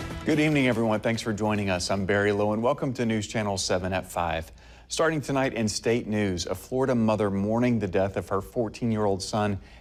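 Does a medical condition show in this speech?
No.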